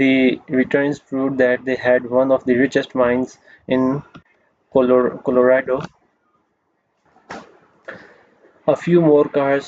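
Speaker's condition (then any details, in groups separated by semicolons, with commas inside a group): No condition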